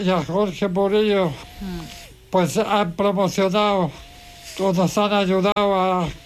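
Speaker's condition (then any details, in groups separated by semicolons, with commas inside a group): ALS; needs hoist to be put to bed, low body weight, formerly played golf and tennis, drove; pressure applied then removed to move secretions and phlegm; voice described by host as impressive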